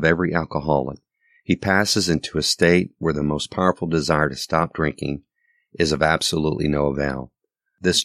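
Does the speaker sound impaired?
No.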